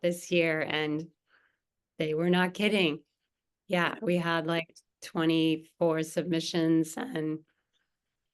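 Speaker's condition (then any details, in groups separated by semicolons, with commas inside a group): No condition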